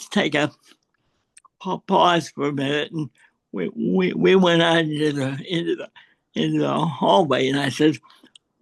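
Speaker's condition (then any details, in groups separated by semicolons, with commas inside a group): Cerebral palsy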